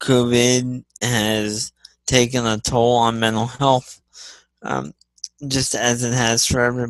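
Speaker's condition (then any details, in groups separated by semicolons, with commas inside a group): Cerebral palsy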